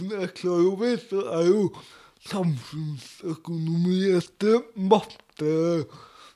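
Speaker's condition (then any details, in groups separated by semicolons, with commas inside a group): Cerebral palsy; speech difficulties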